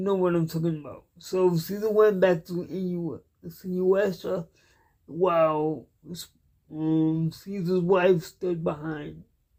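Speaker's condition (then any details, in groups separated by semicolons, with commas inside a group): Cerebral palsy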